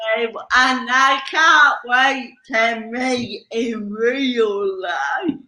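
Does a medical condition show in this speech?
Yes: cerebral palsy; slow speech.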